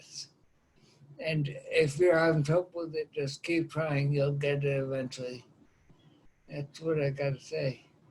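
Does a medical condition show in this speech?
Yes: ataxia.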